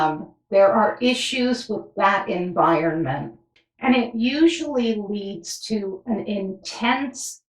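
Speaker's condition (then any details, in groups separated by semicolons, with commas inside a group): No condition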